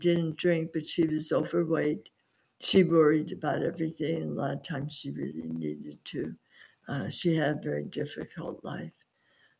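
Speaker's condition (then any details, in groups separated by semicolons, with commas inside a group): Aphasia; worse when overly tired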